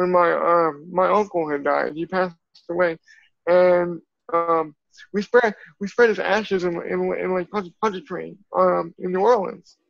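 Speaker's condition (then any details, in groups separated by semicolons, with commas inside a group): Cerebral palsy; from birth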